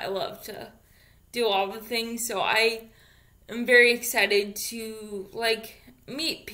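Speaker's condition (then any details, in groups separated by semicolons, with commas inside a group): Cerebral palsy; infant ventilator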